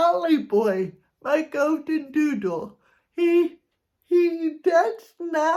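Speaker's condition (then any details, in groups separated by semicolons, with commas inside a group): Cerebral palsy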